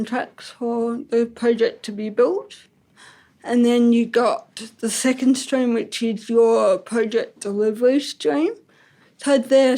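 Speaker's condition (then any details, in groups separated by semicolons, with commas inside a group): Ataxic cerebral palsy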